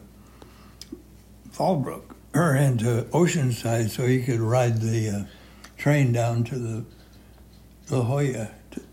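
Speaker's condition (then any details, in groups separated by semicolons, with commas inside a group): Parkinson's, severe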